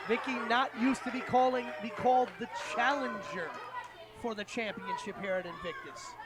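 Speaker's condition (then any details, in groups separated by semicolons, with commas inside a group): No condition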